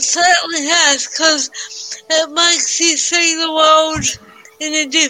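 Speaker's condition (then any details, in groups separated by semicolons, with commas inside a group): Cerebral palsy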